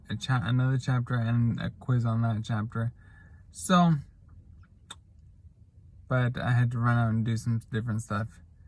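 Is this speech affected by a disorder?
Yes: traumatic brain injury.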